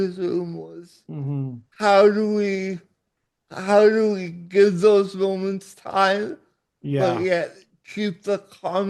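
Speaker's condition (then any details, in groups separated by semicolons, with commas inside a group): Cerebral palsy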